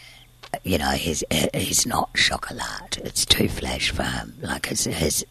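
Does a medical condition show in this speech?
Yes: tracheostomy and scarred vocal cord, laryngeal cysts, surgical vocal cord scarring; congenital laryngeal cysts.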